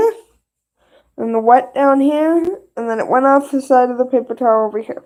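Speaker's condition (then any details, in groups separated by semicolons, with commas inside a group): Cerebral palsy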